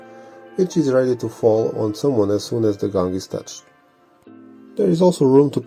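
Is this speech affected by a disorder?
No.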